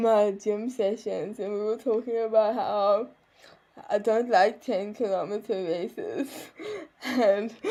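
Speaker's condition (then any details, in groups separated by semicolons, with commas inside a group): Cerebral palsy; never walked independently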